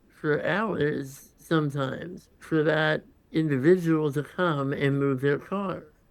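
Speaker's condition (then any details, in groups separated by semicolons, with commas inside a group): Congenital muscular dystrophy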